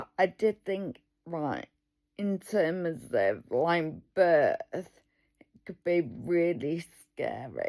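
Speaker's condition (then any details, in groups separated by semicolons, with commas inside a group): Multiple sclerosis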